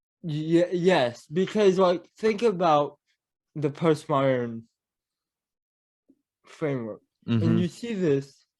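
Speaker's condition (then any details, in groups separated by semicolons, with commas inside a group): Cerebral palsy; mild speech impediment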